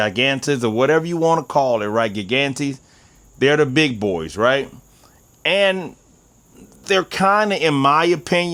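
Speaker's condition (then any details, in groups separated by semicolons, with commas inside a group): No condition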